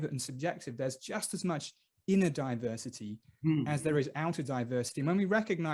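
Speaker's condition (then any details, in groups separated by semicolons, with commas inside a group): No condition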